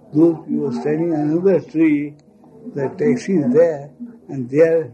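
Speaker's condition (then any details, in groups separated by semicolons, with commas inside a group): Speech loss after head injury; very difficult to utter words, speech feels heavy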